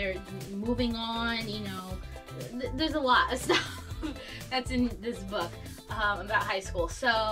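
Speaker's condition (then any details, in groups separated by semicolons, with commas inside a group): No condition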